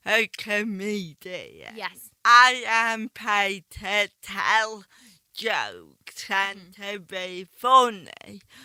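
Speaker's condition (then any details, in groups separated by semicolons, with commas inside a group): Ataxic cerebral palsy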